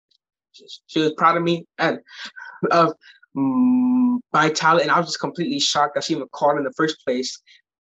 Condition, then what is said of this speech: Stuttering. Born deaf and living with a stutter, he's also become a powerful advocate for stuttering awareness.